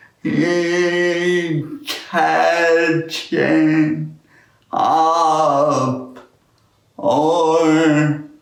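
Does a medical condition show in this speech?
Yes: traumatic brain injury; speech impairment.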